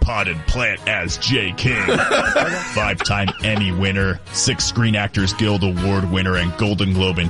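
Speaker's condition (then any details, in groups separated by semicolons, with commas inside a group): No condition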